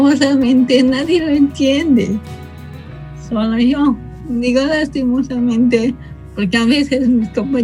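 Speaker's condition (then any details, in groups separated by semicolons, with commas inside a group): Cerebral palsy from birth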